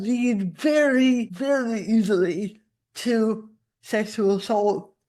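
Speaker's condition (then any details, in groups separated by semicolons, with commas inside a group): Cerebral palsy; spasticity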